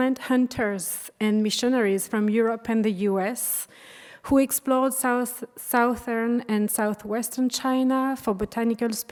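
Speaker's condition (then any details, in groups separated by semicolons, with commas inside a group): No condition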